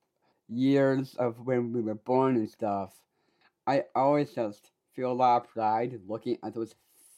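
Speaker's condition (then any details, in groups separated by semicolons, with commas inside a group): Down syndrome; able to express self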